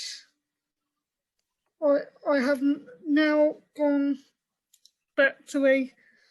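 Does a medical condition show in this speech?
Yes: cerebral palsy.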